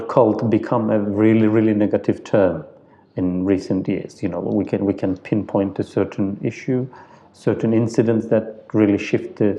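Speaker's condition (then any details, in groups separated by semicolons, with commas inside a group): No condition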